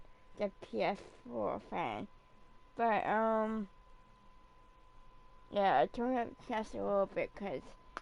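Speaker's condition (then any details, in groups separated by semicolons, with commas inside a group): Cerebral palsy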